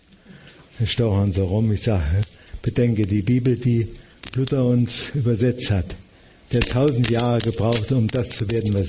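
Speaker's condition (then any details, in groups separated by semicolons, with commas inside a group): Parkinson's disease; almost daily falls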